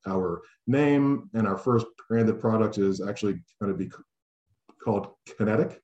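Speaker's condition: Stuttering; lifelong stutter, cannabis reported to help stuttering; prolonged sounds

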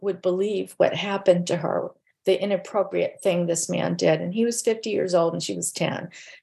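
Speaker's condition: No condition

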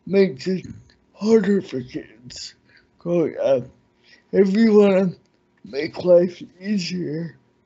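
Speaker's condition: Cerebral palsy; cerebral palsy since childhood

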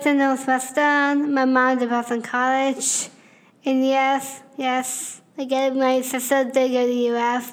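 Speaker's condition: Down syndrome; congenital, extra chromosome, low muscle tone, could not speak or walk early in childhood, constant therapies; speaking among more difficult things, way of talking might seem weird

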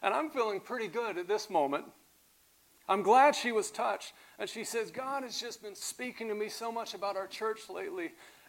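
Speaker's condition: No condition

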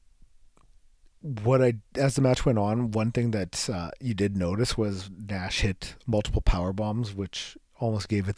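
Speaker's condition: No condition

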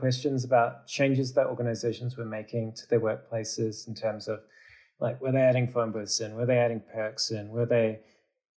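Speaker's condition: No condition

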